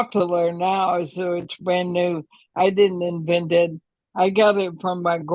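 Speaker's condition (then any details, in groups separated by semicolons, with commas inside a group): ALS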